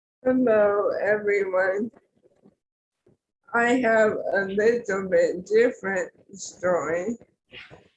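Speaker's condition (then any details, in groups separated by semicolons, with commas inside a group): ALS; tracheostomy; arms do not work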